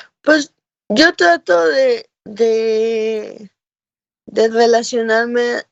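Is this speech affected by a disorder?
Yes: cerebral palsy.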